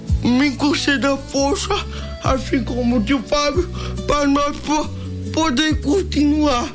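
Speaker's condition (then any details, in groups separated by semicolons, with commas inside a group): Cerebral palsy; from birth, doctor predicted vegetative state, no walking, no speech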